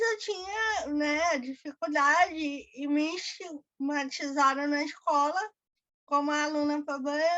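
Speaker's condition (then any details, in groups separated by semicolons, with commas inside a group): Cerebral palsy; birth brain injury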